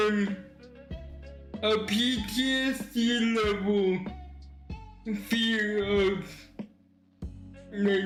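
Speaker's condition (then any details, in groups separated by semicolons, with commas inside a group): Cerebral palsy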